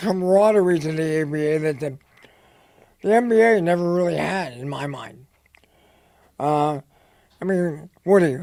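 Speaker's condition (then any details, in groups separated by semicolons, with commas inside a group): Head and neck cancer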